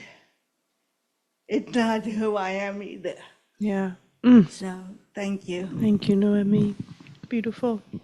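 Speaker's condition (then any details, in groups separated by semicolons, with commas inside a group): Cerebral palsy; since birth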